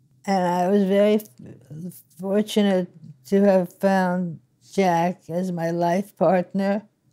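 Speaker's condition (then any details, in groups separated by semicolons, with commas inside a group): Parkinson's disease; about 5-6 years since onset; word-finding difficulty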